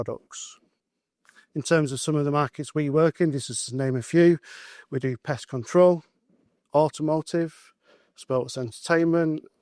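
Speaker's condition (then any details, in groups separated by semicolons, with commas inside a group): No condition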